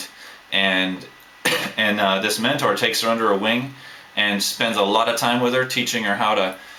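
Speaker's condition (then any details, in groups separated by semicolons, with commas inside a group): No condition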